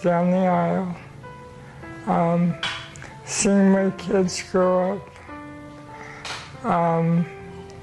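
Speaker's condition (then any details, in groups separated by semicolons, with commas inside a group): ALS; onset as young adult; disease stage advanced enough to affect speech; speech a little difficult to understand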